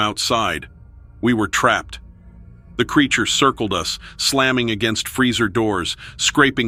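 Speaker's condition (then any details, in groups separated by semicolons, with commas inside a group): No condition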